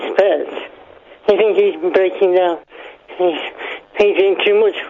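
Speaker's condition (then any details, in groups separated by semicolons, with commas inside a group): Parkinson's; needs sling hoist to be lifted up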